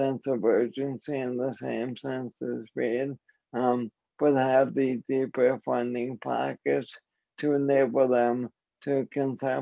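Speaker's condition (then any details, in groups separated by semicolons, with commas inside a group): ALS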